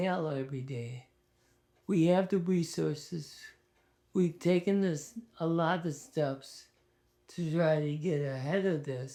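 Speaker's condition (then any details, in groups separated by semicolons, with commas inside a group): ALS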